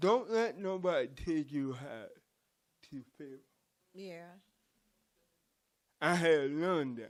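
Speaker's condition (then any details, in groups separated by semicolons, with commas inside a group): Cerebral palsy; from birth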